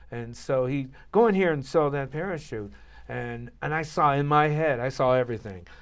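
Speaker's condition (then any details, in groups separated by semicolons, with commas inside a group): No condition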